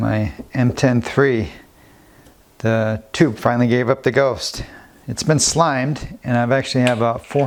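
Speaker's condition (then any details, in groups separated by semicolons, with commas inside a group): No condition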